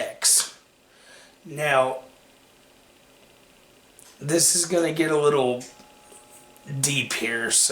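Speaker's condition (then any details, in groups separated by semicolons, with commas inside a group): Cerebral palsy; takes medication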